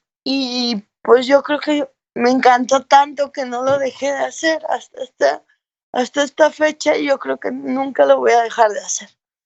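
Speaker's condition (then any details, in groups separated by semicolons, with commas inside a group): Cerebral palsy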